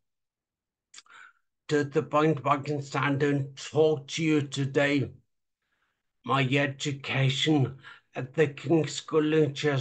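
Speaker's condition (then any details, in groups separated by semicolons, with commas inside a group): Traumatic brain injury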